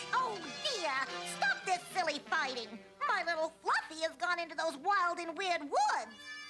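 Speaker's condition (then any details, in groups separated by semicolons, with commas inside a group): No condition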